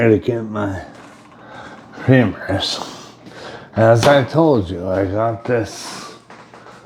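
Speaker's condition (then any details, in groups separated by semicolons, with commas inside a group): Brain injury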